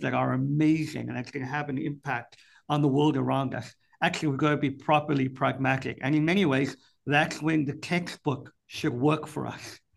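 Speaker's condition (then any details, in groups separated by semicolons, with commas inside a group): Cleft palate; speech impediment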